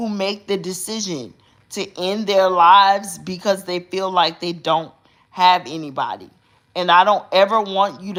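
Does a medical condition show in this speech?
Yes: cerebral palsy.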